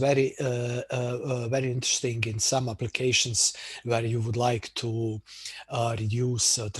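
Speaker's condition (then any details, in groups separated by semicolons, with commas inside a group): No condition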